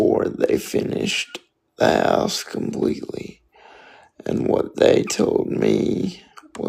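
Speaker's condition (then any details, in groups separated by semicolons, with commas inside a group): Spastic quadriplegic cerebral palsy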